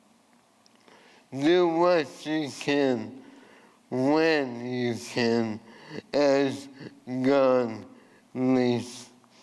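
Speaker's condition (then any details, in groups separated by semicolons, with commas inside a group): ALS; voice changed from earlier resonant voice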